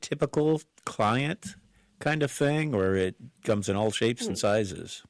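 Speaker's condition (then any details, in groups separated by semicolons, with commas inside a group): No condition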